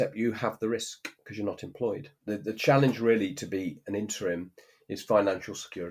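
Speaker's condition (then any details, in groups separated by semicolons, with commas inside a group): No condition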